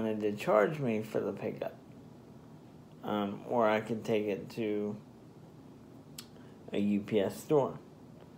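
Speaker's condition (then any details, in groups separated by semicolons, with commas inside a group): Spastic diplegia cerebral palsy; spastic diplegia, uses wheelchair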